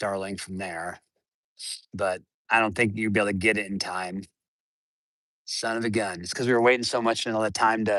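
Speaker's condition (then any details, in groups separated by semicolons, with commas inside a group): No condition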